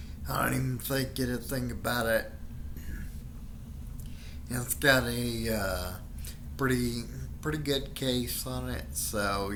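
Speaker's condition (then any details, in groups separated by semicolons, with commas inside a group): Friedreich's ataxia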